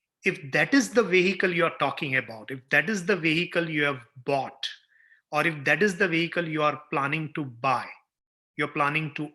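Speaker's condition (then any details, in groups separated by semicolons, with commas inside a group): No condition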